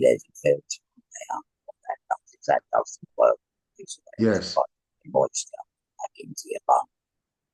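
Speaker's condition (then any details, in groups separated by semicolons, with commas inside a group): Laryngectomy for laryngeal cancer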